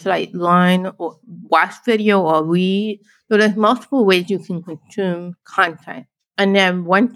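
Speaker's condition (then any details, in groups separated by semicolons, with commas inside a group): Deafblind, born deaf; hearing aid on right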